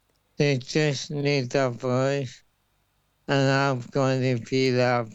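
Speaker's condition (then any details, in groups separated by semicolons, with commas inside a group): Motor neurone disease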